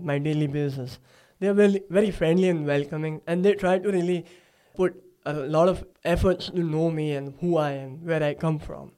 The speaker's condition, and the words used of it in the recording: Cleft palate. So people really try harder to understand what I'm trying to talk.